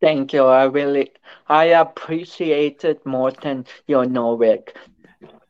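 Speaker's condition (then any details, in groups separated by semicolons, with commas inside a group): Cerebral palsy; from birth, involves cerebrum and cerebellum, not expected to walk, now walks with concentration, affects balance and coordination; affects speech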